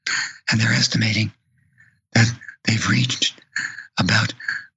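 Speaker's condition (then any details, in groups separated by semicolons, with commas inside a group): Vocal cord paralysis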